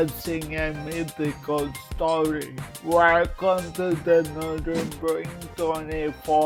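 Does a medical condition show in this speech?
Yes: cerebral palsy.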